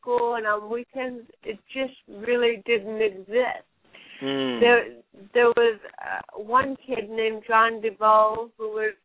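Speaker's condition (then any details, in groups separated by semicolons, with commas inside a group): Cerebral palsy; since birth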